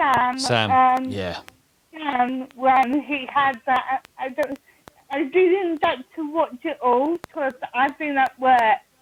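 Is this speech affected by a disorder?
Yes: cerebral palsy.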